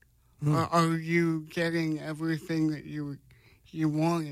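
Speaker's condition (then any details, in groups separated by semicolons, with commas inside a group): Cerebral palsy; congenital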